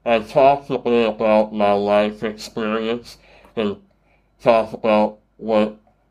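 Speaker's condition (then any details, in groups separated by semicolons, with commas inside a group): Treacher Collins syndrome; deaf three years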